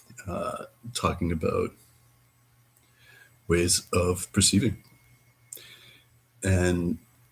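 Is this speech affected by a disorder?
No.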